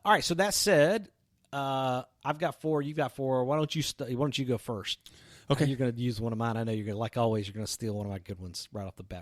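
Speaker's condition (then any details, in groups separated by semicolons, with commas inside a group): No condition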